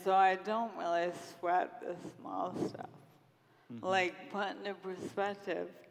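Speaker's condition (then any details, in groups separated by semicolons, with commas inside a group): Friedreich's ataxia; diagnosed in twenties at u of m, progressive, wall-supported gait then wheelchair, service dog, no cure; over two decades since onset, unable to walk, uses wheelchair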